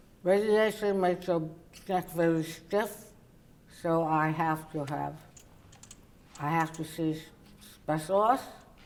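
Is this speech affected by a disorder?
Yes: oral cavity cancer, partial glossectomy; partial glossectomy with reconstruction.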